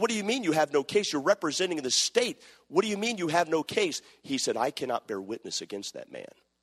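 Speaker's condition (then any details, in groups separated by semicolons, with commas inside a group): No condition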